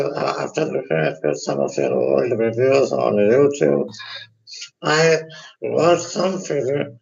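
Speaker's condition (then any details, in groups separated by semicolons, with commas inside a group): Tongue and neck cancer; partial tongue removal, vocal cord paralysis, chemotherapy, radiation; repeat chemoradiation, voice therapy, voice improved; unclear voice, difficulty speaking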